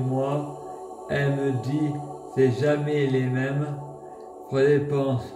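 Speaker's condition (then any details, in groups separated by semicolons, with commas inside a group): Multiple sclerosis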